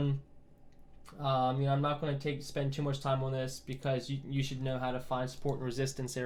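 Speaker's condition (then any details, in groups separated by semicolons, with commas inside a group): No condition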